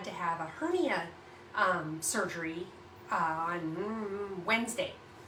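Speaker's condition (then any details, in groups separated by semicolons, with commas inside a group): No condition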